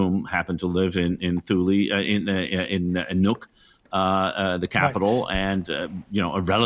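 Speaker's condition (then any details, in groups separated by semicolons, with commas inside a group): No condition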